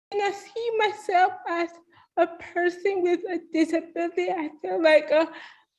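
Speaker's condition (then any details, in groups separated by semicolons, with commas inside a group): Cerebral palsy; affects hand, hand tremor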